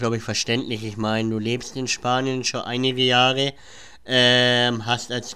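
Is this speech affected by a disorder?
Yes: cleft palate; cleft palate present since childhood, speech impediment.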